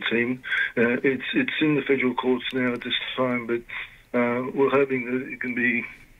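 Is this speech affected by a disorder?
Yes: Parkinson's disease; limited capacity, can't do much more.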